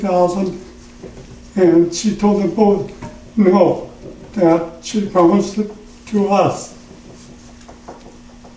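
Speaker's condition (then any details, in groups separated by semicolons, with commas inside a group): Parkinson's; trouble in the throat while speaking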